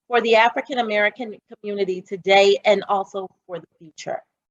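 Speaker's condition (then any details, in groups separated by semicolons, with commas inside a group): No condition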